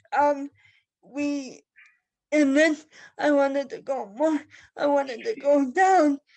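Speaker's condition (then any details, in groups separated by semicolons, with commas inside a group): Cerebral palsy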